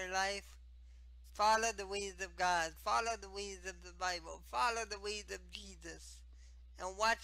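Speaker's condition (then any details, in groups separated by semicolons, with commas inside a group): Spastic cerebral palsy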